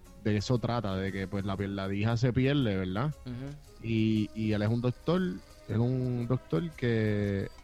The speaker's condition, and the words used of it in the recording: No condition.